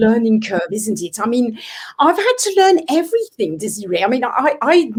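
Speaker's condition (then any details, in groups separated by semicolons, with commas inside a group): No condition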